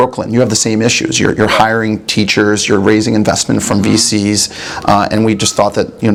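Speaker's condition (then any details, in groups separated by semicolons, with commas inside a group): No condition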